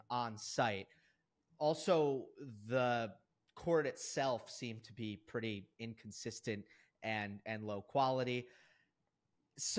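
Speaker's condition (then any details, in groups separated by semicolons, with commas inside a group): No condition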